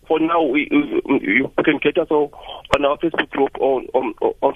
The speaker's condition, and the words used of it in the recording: Stuttering. For me, like I was going fast, I was speaking fast. I couldn't stop now.